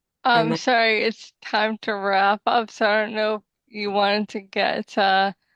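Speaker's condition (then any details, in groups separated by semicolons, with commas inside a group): ALS; voice loss early on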